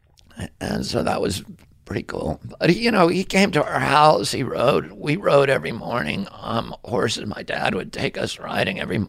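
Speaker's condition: Spasmodic dystonia; voice affected

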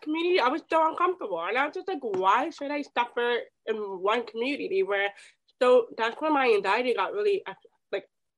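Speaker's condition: Deafness, hard of hearing; communicating and speaking

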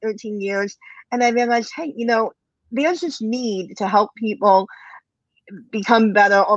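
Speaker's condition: Cleft lip and palate, bilateral

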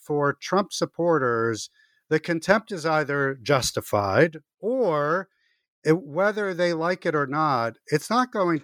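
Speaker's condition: No condition

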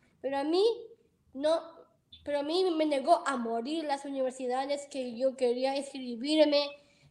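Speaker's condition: Down syndrome; present from birth, heart surgery

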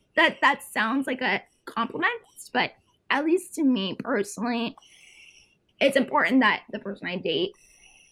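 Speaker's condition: Tracheostomy; tracheostomy tube for breathing, had whole life, nurse accompanied through childhood; uses tracheostomy tube to breathe, age 28

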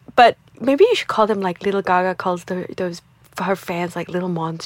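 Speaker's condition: No condition

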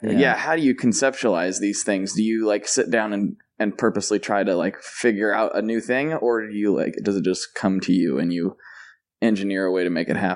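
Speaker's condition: No condition

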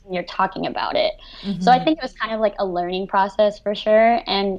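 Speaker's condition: Cleft lip and palate, severe

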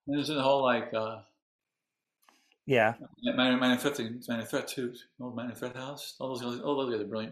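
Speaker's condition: Parkinson's disease; 19 years since

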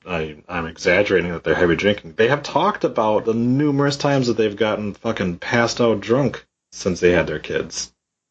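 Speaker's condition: No condition

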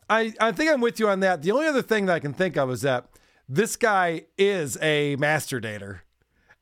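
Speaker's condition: No condition

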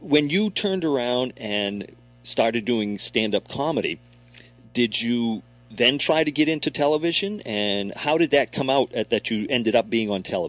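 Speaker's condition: No condition

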